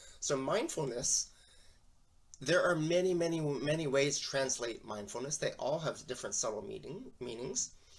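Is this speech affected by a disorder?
No.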